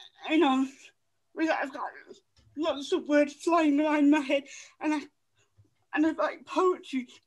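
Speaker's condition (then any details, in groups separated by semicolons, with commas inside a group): Cerebral palsy; limited speech, writes instead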